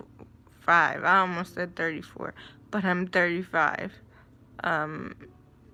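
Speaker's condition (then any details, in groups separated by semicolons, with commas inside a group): Cerebral palsy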